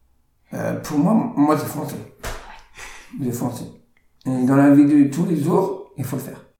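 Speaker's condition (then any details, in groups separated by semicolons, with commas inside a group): Down syndrome; present from birth, three copies of chromosome 21, slower than others at work and in daily life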